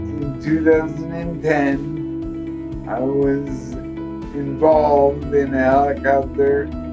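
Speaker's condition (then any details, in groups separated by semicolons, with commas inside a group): Traumatic brain injury; aircraft crash, six-week coma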